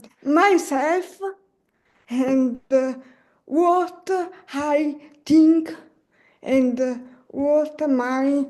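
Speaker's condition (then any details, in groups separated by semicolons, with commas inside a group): Cerebral palsy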